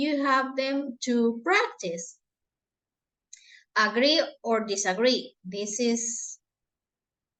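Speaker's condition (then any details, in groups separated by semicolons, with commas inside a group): No condition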